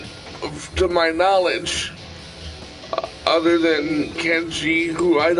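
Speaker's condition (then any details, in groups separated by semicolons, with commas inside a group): Cerebral palsy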